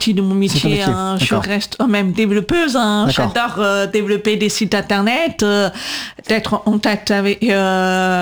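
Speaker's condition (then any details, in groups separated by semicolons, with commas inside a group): Deaf from birth; congenital deafness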